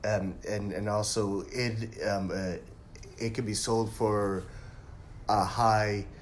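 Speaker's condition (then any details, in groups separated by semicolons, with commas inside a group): Stutter, mild; stutter began after return from Afghanistan, linked to PTSD, horticulture therapy helped PTSD; slight stutter; repeated words, prolonged sounds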